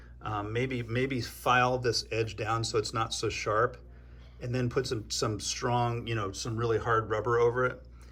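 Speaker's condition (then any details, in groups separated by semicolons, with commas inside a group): No condition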